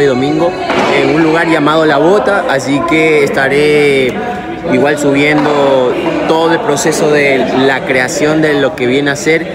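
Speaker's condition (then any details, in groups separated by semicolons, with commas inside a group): No condition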